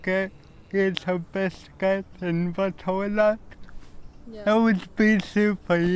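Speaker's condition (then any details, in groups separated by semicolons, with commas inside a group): Cerebral palsy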